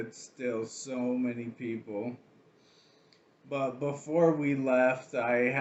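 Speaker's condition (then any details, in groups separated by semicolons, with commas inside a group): ALS; can still talk a little, breathing tests good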